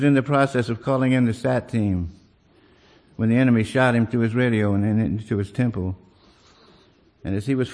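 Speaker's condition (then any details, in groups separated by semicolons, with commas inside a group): Parkinson's disease; small handwriting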